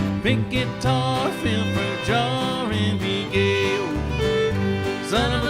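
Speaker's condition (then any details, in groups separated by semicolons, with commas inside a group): No condition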